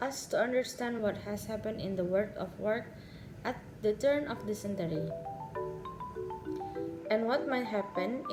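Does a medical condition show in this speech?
No.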